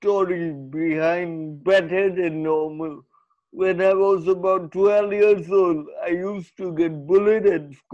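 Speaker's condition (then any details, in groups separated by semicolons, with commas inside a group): Cerebral palsy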